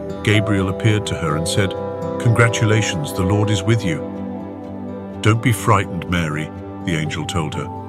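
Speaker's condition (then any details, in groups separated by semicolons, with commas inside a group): No condition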